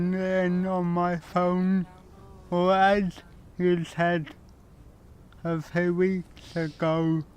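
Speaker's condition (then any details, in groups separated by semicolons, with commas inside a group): Cerebral palsy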